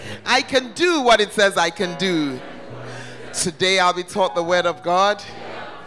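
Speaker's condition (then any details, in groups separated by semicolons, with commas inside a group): No condition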